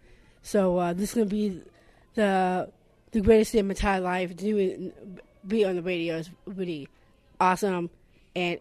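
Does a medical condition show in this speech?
Yes: Down syndrome; heart defect, legally blind; age 40.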